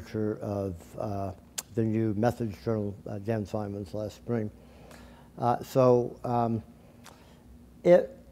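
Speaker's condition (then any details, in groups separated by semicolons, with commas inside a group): Tongue cancer surgery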